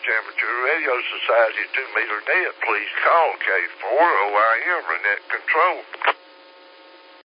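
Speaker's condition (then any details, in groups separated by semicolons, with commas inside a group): Slurred speech; takes 17 different medications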